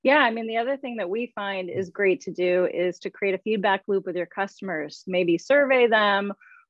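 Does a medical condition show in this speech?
No.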